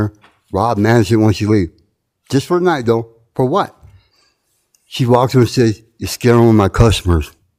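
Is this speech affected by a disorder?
Yes: tardive dyskinesia.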